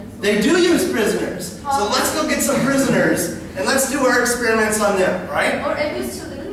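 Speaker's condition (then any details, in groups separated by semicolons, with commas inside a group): No condition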